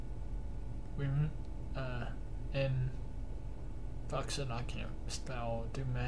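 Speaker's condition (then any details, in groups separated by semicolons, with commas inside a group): Cerebral palsy; cannot stand beyond 10 minutes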